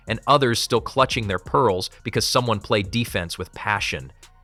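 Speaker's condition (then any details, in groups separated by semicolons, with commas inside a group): No condition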